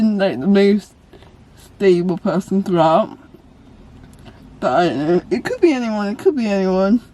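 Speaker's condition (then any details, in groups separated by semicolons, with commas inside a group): Cerebral palsy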